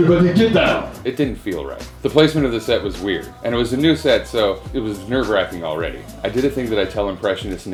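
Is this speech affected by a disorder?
No.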